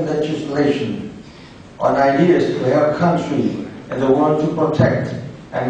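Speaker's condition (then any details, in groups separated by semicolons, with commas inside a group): No condition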